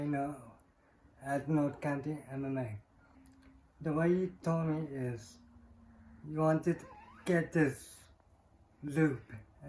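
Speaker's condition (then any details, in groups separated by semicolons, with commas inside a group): Cerebral palsy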